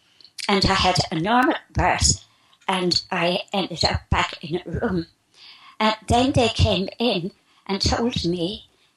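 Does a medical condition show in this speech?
Yes: spasmodic dysphonia; expects to speak perfectly in a few minutes, asks hosts for healing meanwhile.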